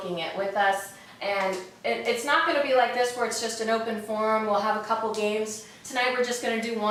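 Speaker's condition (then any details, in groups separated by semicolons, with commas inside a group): No condition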